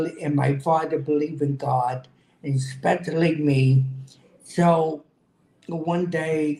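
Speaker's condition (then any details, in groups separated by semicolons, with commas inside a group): Cerebral palsy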